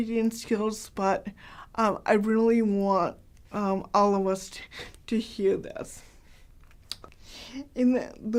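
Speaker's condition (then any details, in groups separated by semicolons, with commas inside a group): Cerebral palsy; very mild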